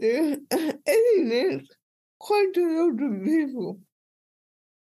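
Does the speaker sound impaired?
Yes: cerebral palsy; speech impediment.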